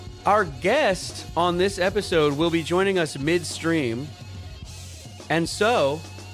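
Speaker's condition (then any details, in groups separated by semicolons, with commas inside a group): No condition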